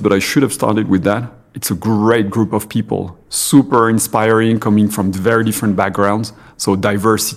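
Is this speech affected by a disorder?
No.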